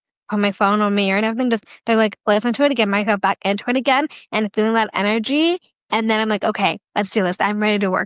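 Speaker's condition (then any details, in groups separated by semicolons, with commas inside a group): Down syndrome; duplicate of the 21st chromosome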